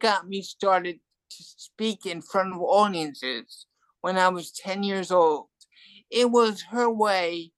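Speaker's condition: Cerebral palsy and hearing loss; adult

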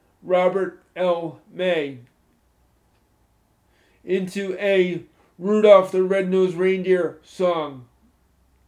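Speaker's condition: Spastic cerebral palsy, moderate

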